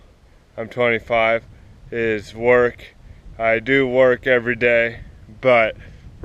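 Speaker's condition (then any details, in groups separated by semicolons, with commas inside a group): Cerebral palsy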